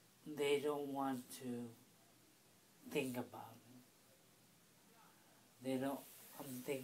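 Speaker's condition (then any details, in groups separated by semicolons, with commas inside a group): ALS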